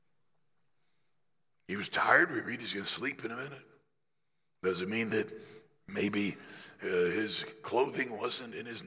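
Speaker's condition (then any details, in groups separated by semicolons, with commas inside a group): Laryngeal cancer after radiation, growth on voice box treated with radiation and chemotherapy; still affected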